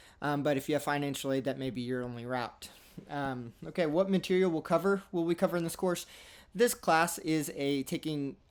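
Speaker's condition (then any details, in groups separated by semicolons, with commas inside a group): No condition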